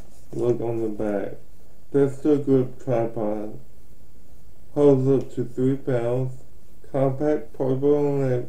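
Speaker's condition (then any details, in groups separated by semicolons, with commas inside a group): Ataxic cerebral palsy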